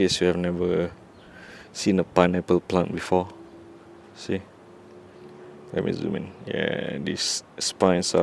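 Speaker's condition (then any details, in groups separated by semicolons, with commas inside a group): No condition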